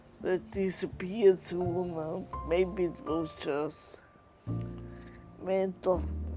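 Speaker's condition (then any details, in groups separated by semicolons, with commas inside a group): Multiple sclerosis; worsening, prior chemotherapy-type treatment ineffective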